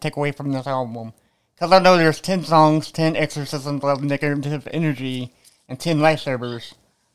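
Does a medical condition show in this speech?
Yes: cerebral palsy.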